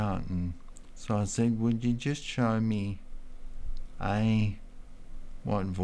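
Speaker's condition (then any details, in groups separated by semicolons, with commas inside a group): Multiple sclerosis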